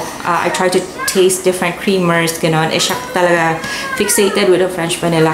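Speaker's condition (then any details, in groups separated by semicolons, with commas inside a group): No condition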